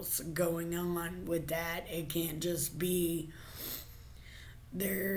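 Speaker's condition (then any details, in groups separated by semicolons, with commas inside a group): Brain injury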